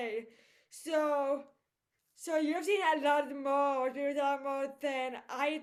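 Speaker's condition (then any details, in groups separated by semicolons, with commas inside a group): Cerebral palsy; voice affected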